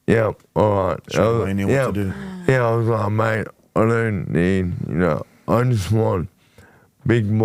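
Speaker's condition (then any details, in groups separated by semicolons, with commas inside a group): Motor neurone disease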